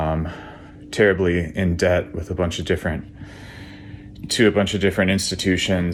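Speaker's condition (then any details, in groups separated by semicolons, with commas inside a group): No condition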